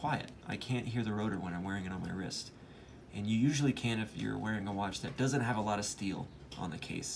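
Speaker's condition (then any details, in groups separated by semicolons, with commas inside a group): No condition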